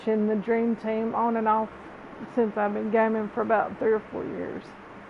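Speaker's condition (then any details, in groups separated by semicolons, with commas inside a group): Cerebral palsy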